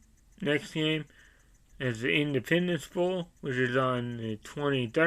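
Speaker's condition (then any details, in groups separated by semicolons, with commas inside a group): Cerebral palsy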